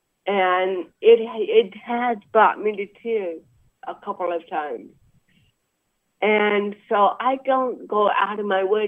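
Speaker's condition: Cerebral palsy; about 63 years old

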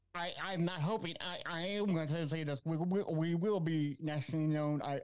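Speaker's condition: Cerebral palsy; age 43

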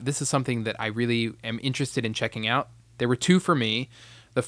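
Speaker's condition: No condition

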